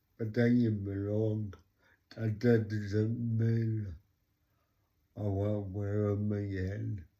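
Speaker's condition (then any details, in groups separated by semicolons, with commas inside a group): Cerebral palsy; from birth, oxygen loss at delivery; talks slowly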